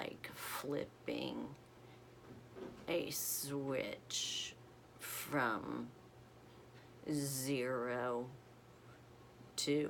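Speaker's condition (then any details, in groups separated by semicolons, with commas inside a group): Essential tremor; minor voice tremor, earlier voice unaffected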